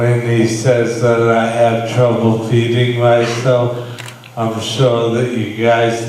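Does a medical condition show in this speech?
Yes: brain injury.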